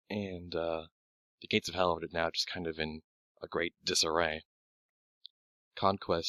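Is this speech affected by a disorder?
No.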